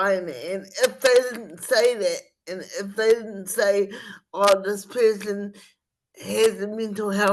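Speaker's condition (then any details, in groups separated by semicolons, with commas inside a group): Spastic cerebral palsy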